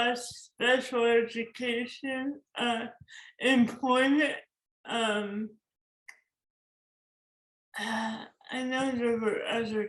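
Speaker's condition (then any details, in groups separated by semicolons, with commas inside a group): Cerebral palsy; forceps birth injury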